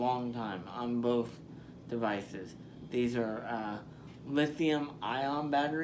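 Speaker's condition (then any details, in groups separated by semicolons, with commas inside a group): Spastic diplegia cerebral palsy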